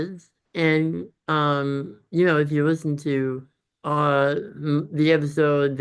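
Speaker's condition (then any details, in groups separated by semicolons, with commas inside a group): Congenital muscular dystrophy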